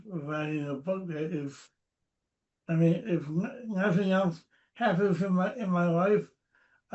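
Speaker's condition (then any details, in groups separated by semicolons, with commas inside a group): Cerebral palsy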